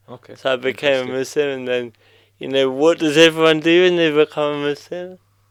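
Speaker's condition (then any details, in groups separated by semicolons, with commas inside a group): Cerebral palsy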